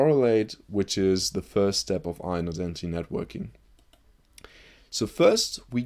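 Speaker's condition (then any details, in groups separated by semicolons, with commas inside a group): No condition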